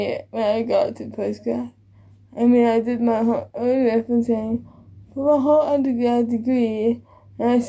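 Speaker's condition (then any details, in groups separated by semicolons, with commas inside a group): Cerebral palsy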